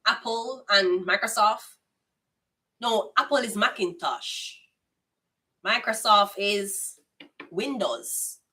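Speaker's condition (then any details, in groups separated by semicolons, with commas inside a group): No condition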